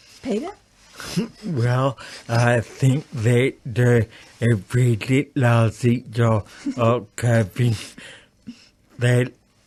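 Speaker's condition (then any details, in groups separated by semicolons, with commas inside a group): Acquired brain injury; over 30 years since injury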